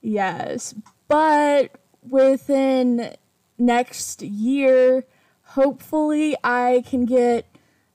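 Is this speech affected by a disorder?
Yes: stuttering; stutter since childhood, speech therapy from kindergarten to seventh grade, speech therapist gave up then; sometimes barely able to speak, word blocks, throat feels closing before groups, crying worsens stutter; here prolonged sounds.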